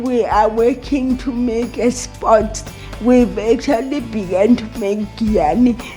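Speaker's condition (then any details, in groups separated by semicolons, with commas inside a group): Cerebral palsy; moderate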